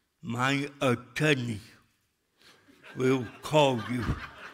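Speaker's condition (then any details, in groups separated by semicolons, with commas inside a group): Cerebral palsy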